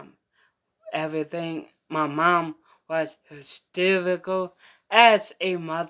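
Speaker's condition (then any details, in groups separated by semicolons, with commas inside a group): Mild cerebral palsy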